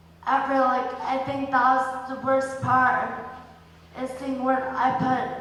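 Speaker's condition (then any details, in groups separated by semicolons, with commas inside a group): Speech and balance impairment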